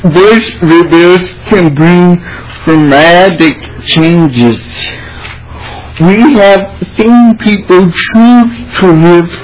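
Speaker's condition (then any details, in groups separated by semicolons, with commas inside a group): Cerebral palsy; visible physical disability, lives independently, drives own car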